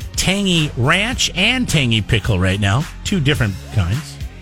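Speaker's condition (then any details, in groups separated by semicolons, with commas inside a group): No condition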